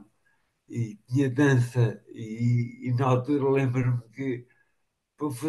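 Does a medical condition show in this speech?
Yes: machado-Joseph disease (sca3).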